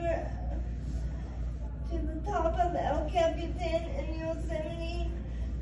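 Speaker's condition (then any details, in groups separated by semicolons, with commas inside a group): Cerebral palsy; spastic quadriplegia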